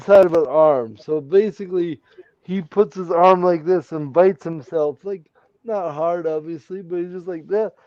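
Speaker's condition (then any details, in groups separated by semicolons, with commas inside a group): Cerebral palsy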